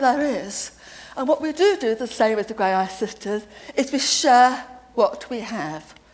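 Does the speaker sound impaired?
Yes: deafness; deaf since age seven, lip reads, deaf family, sister lip-spoke television in childhood; works with interpreters.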